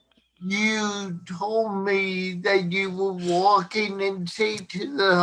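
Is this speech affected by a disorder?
Yes: cerebral palsy.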